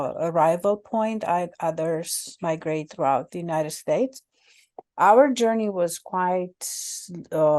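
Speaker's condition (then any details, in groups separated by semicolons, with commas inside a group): No condition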